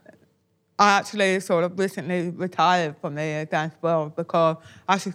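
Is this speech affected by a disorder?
Yes: deafness; born profoundly deaf, taught lip reading, hearing aids, English first language, Auslan learned ten years ago; bilingual English and Auslan, prefers captioning over Auslan at shows.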